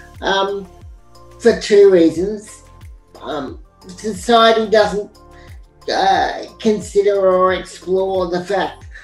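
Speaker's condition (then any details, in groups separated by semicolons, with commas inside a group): Severe cerebral palsy, spastic quadriplegia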